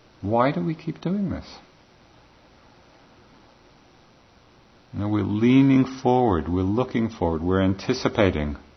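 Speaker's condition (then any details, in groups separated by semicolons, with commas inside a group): No condition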